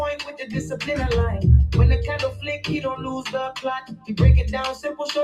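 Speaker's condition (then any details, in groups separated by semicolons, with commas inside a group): No condition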